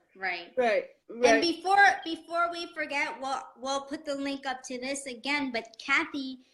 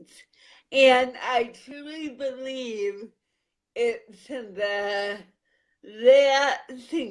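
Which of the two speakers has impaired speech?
The second: cerebral palsy; lifelong.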